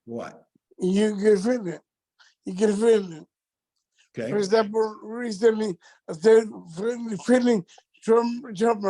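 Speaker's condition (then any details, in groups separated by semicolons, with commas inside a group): Multiple system atrophy; speech affected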